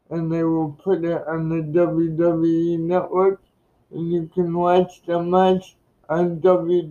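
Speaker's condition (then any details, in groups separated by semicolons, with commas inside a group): Cerebral palsy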